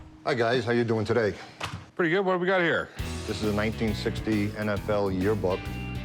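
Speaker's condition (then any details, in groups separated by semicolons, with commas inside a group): No condition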